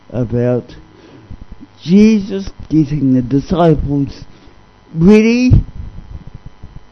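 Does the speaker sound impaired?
Yes: cerebral palsy; cerebral palsy from being dropped in infancy while passed between relatives, discovered at age 2.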